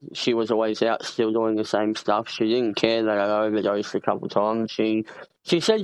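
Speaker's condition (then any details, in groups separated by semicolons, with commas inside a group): Cleft palate; congenital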